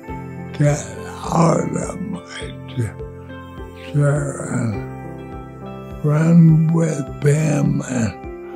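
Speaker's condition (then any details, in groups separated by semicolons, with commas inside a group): ALS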